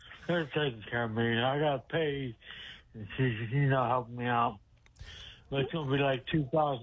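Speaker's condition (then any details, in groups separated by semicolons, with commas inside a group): Speech impediment; unusually intelligible on this call, host understood every word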